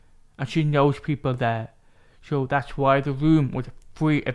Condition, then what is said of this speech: Deafness. Even though it's letter S-H-T-H-N-L-T, I still struggle though.